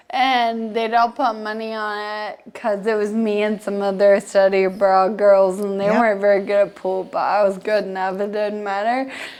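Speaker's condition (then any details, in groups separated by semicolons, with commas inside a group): Friedreich's ataxia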